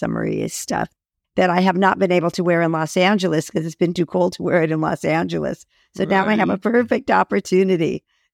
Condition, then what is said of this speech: None; typical speech.